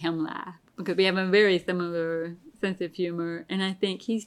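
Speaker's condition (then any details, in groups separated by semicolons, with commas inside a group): Deafness; relies on hearing aids and lip reading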